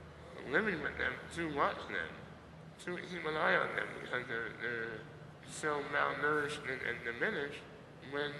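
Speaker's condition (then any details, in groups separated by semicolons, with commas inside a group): Muscular dystrophy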